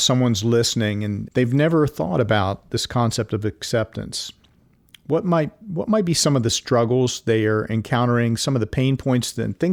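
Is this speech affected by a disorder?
No.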